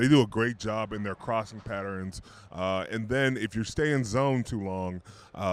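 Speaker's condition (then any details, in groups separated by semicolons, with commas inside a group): No condition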